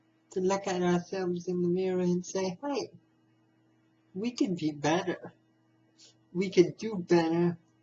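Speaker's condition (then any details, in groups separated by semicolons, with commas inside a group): Spastic cerebral palsy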